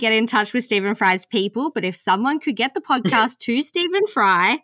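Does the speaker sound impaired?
No.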